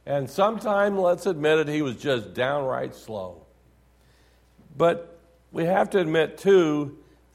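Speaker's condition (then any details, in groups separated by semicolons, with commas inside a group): No condition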